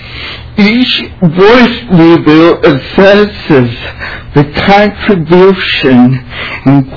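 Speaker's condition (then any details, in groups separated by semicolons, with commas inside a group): Cerebral palsy; drives own car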